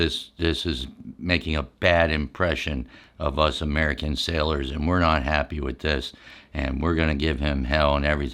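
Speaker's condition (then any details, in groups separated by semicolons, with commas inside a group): No condition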